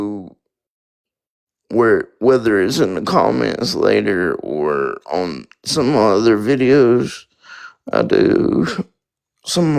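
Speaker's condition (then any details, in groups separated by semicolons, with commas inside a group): Spastic quadriplegic cerebral palsy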